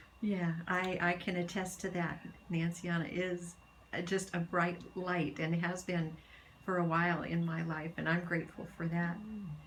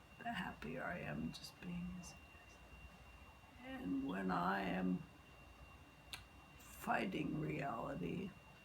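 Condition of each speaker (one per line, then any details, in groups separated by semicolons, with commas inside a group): No condition
Multiple sclerosis; onset with leg weakness, seven years before diagnosis; nursing home resident 13.5 years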